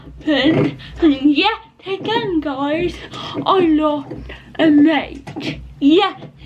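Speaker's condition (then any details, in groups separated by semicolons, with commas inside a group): Cerebral palsy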